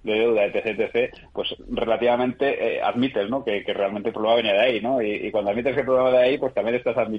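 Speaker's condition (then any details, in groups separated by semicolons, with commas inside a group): No condition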